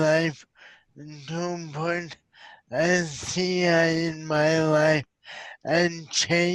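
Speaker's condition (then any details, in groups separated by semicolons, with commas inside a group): Traumatic brain injury; severe car accident at 18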